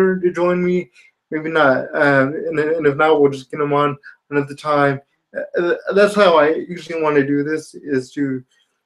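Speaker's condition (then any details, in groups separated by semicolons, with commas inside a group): Spastic quadriplegia cerebral palsy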